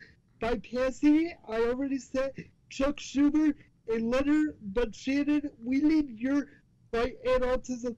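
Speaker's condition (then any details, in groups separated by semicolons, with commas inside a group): Cerebral palsy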